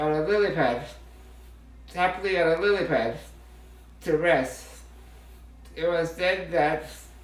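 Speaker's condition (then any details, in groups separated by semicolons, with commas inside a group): Muscular dystrophy, Duchenne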